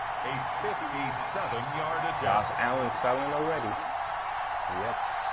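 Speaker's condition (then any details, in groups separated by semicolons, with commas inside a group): No condition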